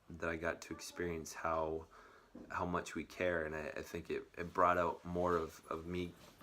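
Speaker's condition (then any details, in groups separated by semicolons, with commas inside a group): No condition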